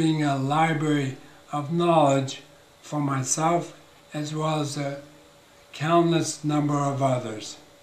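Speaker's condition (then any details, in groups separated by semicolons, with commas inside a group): ALS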